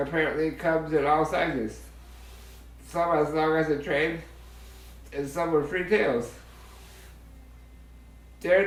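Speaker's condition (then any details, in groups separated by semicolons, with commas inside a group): Duchenne muscular dystrophy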